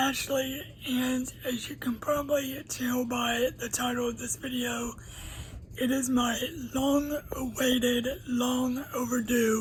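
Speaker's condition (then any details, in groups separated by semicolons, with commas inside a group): Cerebral palsy; uses a wheelchair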